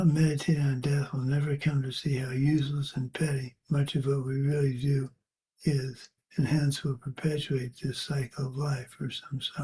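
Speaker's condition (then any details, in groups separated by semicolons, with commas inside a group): Parkinson's; age 73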